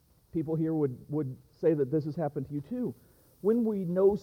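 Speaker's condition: No condition

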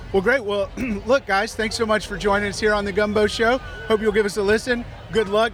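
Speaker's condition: No condition

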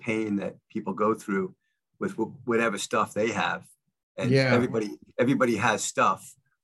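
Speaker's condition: Stuttering; long history of stuttering, spent life trying not to stutter, manages with positive visualization and focusing on content; repeated sounds, repeated words, prolonged sounds

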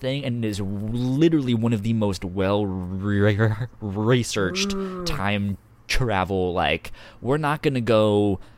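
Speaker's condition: Stuttering; described as speech impediment; stutters when talking, stutter sometimes mistaken for shivering from cold; prolonged sounds, blocks

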